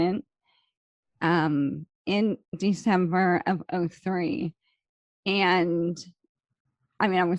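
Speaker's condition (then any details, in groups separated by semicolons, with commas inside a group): ALS; slow progressing form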